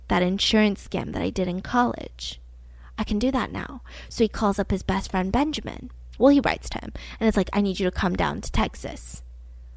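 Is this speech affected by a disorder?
No.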